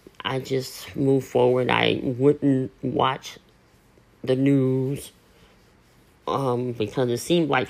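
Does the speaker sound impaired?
Yes: cleft lip and palate; congenital cleft lip and palate, surgically repaired; voice a little raspy early in the morning; cleft lip and palate partly affects how speech sounds.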